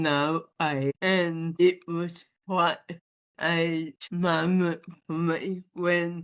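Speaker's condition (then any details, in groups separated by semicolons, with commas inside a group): Athetoid spastic cerebral palsy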